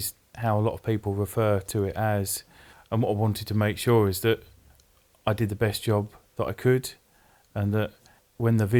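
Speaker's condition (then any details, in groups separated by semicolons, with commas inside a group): No condition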